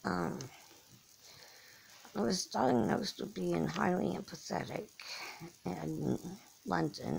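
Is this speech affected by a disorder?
Yes: cerebral palsy; from birth.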